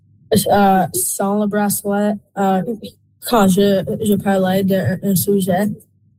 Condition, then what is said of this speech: Stuttering. So j'ai coupé le nombre de bégaiements en demi.